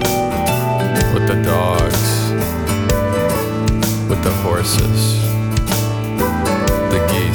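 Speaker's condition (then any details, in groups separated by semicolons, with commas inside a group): No condition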